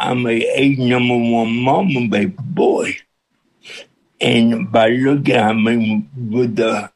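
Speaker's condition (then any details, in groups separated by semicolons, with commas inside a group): Cerebral palsy with speech impediment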